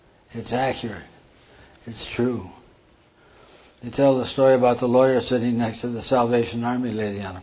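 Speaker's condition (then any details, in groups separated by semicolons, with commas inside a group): Parkinson's; hand tremor during talk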